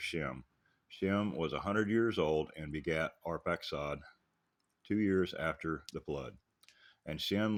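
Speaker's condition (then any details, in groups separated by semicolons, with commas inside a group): No condition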